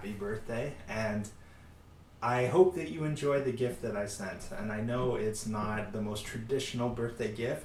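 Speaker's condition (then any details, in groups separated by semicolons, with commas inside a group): No condition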